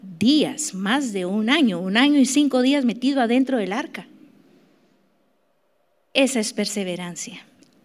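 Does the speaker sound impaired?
No.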